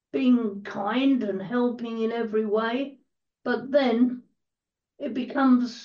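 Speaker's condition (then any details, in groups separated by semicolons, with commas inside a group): Cerebral palsy; quadriplegia, wheelchair user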